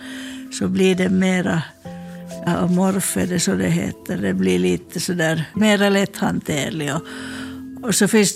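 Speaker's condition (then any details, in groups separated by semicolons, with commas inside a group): Parkinson's disease; slightly shaky, very clumsy fumbling hands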